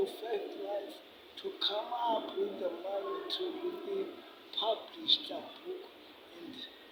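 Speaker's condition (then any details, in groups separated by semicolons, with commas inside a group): Cerebral palsy; affects speech and hands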